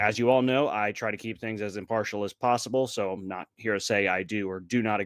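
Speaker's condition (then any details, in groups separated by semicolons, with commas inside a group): No condition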